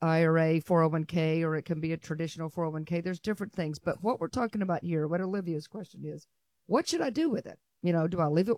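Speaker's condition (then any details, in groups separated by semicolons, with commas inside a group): No condition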